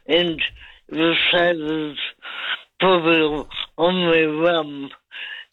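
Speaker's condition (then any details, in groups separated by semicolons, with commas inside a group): Cerebral palsy; speech often mistaken by others for drunkenness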